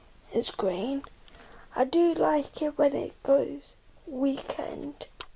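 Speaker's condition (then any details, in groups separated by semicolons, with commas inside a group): Cerebral palsy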